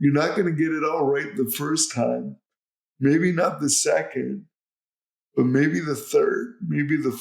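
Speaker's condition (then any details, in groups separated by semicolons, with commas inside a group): Cerebral palsy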